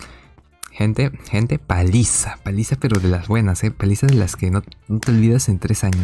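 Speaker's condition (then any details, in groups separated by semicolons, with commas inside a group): No condition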